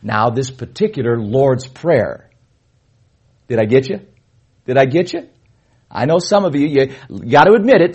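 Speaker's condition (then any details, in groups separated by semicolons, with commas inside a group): No condition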